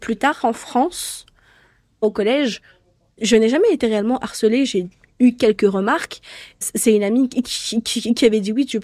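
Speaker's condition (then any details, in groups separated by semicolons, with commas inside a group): Stuttering; stuttering since age 8 in Tunisia, linked to school pressure, father's reproaches, grandmother's death, initially fluctuating; age 17, aware since 13, Éloquence du Bégaiement program, learned pauses, accepts stutter; blocks with throat tension, sometimes cannot breathe, substitutes words like succinct, formerly mute with strangers; repeated sounds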